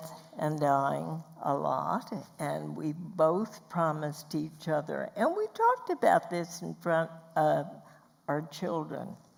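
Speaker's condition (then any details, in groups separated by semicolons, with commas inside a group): Spasmodic dysphonia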